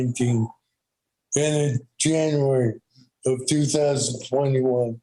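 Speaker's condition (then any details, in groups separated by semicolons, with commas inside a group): ALS; hands affected; clinical trial, forced vital capacity rose to 45% predicted; breathlessness no longer affects speech, breathing strong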